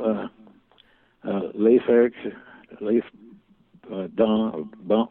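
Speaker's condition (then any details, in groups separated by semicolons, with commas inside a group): Parkinson's; slowly progressive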